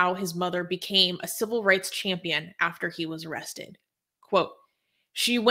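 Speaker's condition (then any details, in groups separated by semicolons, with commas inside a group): No condition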